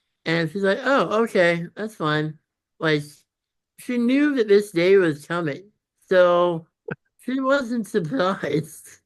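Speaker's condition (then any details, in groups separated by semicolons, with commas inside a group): Congenital muscular dystrophy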